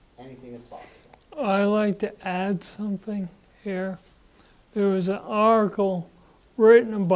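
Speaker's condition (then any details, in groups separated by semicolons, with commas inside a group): Parkinson's disease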